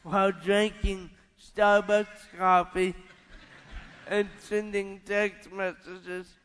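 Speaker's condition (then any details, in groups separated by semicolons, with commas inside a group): Cerebral palsy; onset about 30 to 40 days after birth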